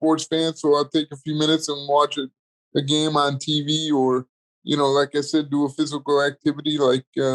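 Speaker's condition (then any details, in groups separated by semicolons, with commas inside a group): Cerebral palsy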